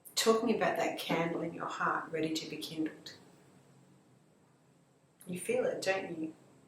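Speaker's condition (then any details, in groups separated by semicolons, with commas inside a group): No condition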